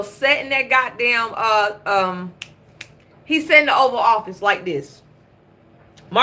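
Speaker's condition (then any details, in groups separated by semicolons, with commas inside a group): No condition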